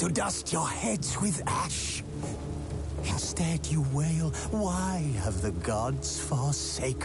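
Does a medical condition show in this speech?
No.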